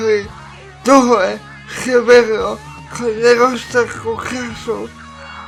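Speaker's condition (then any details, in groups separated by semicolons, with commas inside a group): Cerebral palsy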